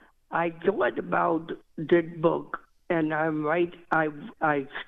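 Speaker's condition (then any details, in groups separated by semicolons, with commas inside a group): Cerebral palsy; ran New York City Marathon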